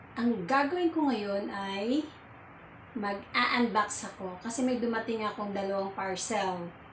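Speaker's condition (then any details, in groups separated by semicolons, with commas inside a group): No condition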